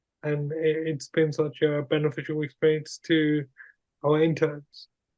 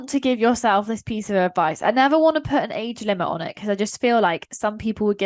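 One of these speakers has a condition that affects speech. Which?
The first: cerebral palsy; acquired after birth, wheelchair user, many childhood surgeries.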